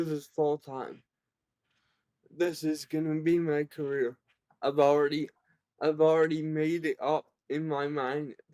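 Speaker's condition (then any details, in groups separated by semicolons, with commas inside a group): Cerebral palsy, severe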